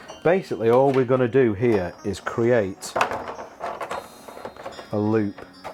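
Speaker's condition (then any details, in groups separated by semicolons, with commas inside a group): No condition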